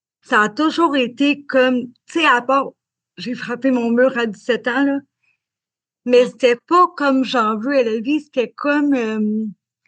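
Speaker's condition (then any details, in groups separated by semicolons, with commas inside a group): Cerebral palsy; learning to speak was challenging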